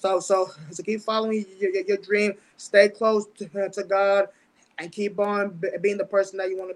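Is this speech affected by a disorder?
Yes: stutter; mild speech impediment with stuttering since about age 10, autism spectrum, intellectual learning disability from birth; fears certain words coming out, avoids long talking on stage, expresses self differently; here repeated sounds, repeated words, prolonged sounds.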